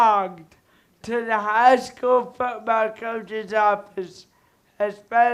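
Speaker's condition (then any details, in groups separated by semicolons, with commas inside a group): Cerebral palsy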